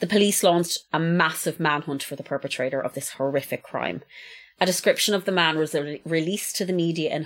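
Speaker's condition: No condition

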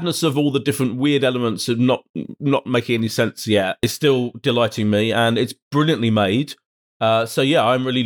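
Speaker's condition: No condition

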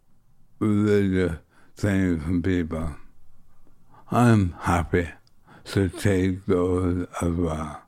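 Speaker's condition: Motor neuron disease; on medication, still mobile, legs unaffected, every meal a struggle

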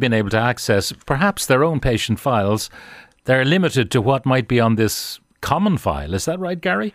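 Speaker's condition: No condition

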